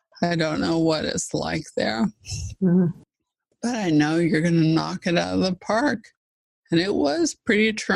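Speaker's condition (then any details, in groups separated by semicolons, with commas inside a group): ALS (Lou Gehrig's disease); fast progressing form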